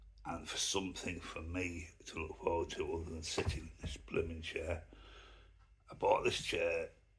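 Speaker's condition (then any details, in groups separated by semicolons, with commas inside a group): Myasthenia gravis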